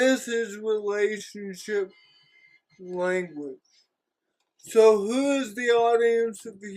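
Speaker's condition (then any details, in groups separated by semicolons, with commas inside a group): Cerebral palsy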